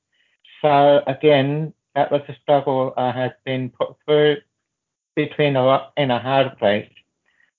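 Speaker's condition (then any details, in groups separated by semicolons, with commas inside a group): Deafness, born deaf, profound hearing loss, severe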